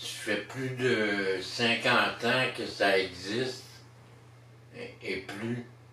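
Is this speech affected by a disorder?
Yes: traumatic brain injury; surgery.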